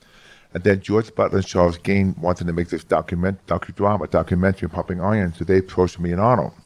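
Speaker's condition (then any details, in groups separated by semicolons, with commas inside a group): Hearing loss; left ear surgery about 5 years ago, no hearing aid in left ear now, hears much better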